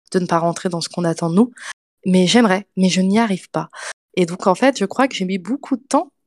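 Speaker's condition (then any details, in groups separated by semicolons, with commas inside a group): No condition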